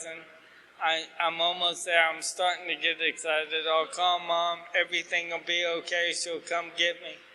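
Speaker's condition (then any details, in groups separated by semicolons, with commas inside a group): ALS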